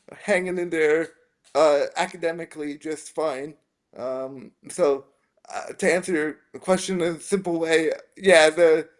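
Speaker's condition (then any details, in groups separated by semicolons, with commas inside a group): Spastic quadriplegic cerebral palsy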